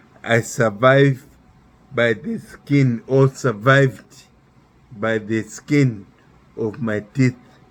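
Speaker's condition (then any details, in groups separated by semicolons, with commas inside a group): Neurological disease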